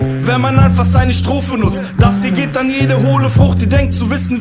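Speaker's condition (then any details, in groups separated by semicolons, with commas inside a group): No condition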